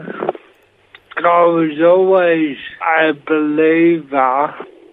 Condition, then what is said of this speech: ALS (motor neuron disease). And he'll take a breath and close his mouth while he takes that breath, and then he'll talk again.